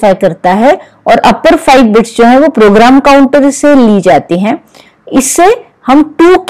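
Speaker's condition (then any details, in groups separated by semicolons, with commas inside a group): No condition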